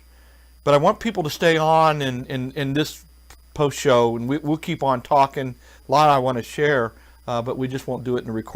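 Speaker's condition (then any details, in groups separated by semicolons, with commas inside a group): No condition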